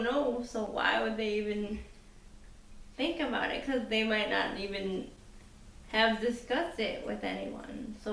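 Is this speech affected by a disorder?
Yes: cerebral palsy.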